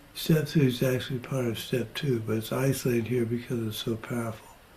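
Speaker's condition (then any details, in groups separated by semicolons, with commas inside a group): Parkinson's; progressing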